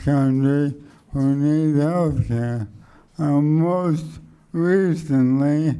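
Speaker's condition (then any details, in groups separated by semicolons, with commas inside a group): ALS; speech slowed and softened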